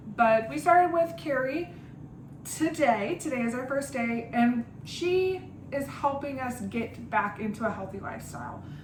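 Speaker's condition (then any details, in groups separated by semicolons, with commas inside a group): No condition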